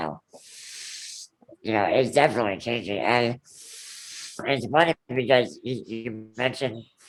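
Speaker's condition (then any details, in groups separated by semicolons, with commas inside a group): Ullrich congenital muscular dystrophy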